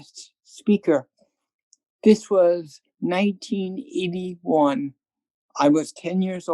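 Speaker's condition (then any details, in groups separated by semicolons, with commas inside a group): Cerebral palsy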